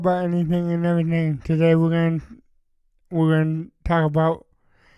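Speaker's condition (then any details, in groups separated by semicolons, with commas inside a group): Cerebral palsy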